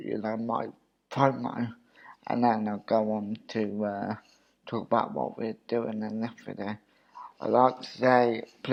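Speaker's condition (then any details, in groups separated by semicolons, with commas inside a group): Cerebral palsy; obvious speech impediment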